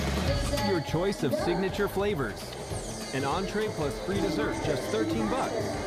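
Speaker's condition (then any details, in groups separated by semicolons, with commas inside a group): No condition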